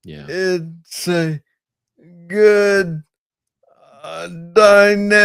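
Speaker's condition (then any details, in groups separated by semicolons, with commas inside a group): Parkinson's disease; speaks slowly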